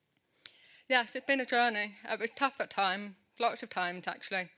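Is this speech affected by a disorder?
Yes: deafness since birth; congenital, hearing aids since age 2.5, cochlear implant surgery about 10 months ago, no infection, minimal scarring; implant switched on 8 months ago, first only beeps, thumps, vibrations, now hearing better than ever, improving.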